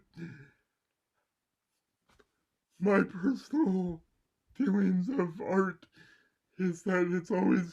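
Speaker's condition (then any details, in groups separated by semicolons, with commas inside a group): Cerebral palsy; mild left side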